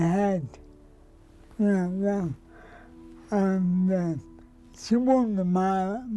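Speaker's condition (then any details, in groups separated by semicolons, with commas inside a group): Cerebral palsy; spastic, diagnosed in childhood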